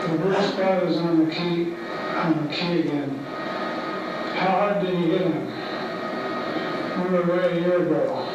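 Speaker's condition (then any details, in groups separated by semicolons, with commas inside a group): Parkinson's disease; after LSVT therapy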